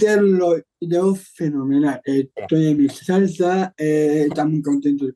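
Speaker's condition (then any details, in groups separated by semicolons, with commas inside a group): Down syndrome; Down syndrome from birth, genetic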